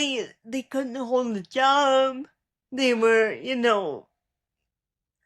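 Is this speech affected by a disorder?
Yes: cerebral palsy; speaks differently.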